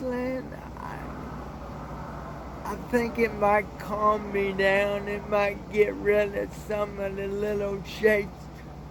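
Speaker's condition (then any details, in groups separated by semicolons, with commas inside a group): Cerebral palsy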